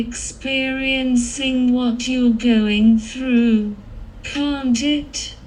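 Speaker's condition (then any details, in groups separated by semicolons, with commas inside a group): Cerebral palsy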